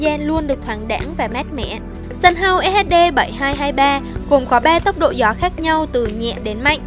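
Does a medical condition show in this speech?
No.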